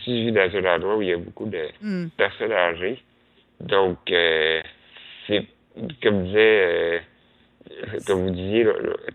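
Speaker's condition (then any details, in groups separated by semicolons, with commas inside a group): Muscular dystrophy; depends on wife for care at home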